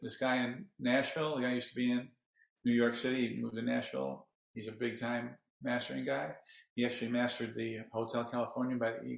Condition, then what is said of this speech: Parkinson's disease. I sing for like 2 weeks straight before I get my voice back.